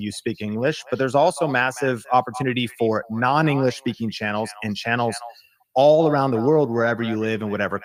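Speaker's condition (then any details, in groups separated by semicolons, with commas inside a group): No condition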